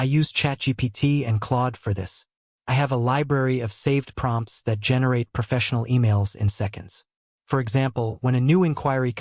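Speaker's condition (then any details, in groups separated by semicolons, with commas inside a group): No condition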